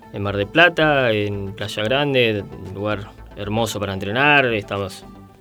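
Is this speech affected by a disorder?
No.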